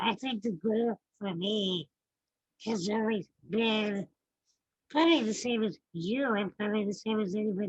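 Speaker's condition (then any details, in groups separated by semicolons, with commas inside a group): Spinal muscular atrophy type 2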